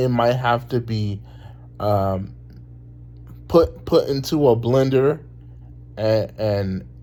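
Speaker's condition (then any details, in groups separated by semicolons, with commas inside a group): Cerebral palsy; talks very well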